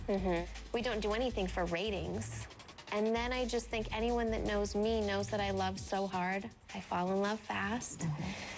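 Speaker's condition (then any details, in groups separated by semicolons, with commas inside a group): No condition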